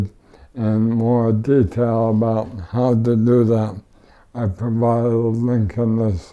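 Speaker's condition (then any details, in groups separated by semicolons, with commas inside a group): ALS; power wheelchair, no tracheostomy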